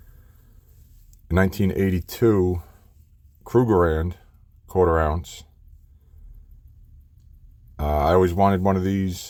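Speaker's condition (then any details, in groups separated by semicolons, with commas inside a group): No condition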